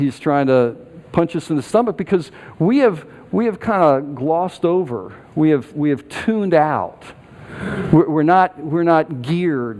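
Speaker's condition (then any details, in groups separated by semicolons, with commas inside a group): No condition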